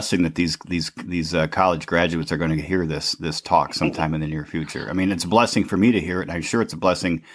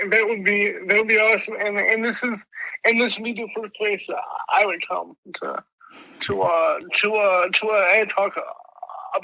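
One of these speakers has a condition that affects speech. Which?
The second: mild cerebral palsy; affects left arm and leg, limp; mild, diagnosed at age 3; speech impediment.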